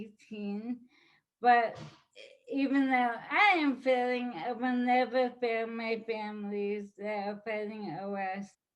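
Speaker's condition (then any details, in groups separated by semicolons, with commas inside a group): ALS; diagnosed several years ago, declining; speech affected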